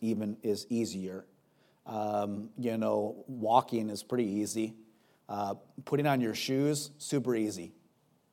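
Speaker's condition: No condition

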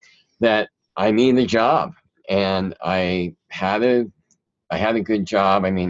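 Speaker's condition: Cleft palate; talked funny as a child

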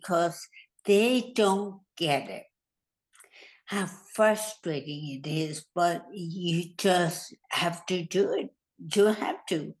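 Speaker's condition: Hemorrhagic stroke; more than a year after stroke

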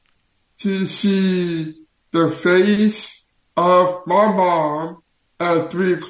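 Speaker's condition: Down syndrome

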